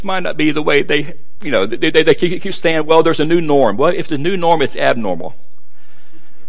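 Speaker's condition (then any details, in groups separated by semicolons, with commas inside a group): Stuttering; preaching a sermon, stutter not yet noticed by listeners; repeated sounds, repeated words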